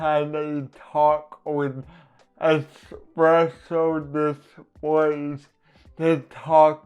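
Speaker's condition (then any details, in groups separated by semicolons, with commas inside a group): Cerebral palsy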